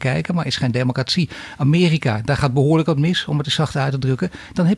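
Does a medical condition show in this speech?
No.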